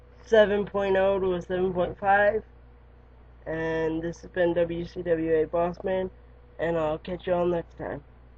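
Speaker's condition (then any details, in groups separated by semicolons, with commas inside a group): Cerebral palsy; lifelong, wheelchair user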